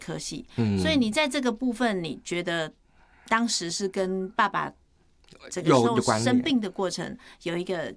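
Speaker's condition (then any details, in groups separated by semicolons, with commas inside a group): No condition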